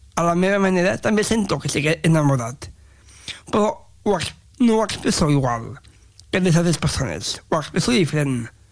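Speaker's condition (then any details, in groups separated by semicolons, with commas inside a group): Down syndrome; describes self as very talkative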